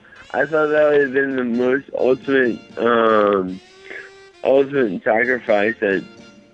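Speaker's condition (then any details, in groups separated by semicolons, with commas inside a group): Mild cerebral palsy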